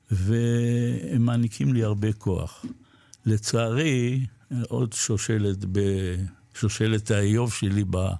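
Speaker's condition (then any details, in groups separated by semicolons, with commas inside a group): Parkinson's disease; makes body and daily life difficult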